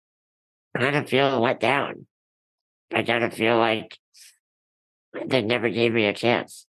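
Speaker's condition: Ullrich congenital muscular dystrophy; from birth, collagen 6a3 mutation, floppy hands and feet, diagnosed at 4, type found at 25

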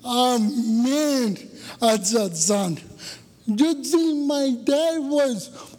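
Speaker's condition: Cerebral palsy; born about two weeks early

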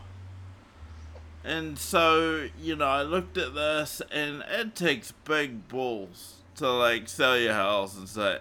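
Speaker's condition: Cerebral palsy; morphine not allowed after it

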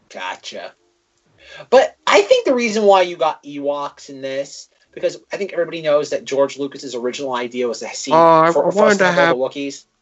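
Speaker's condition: No condition

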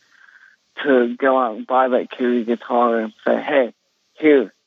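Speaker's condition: Cerebral palsy; congenital

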